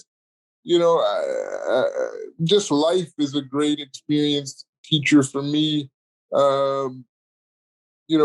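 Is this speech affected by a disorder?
Yes: cerebral palsy.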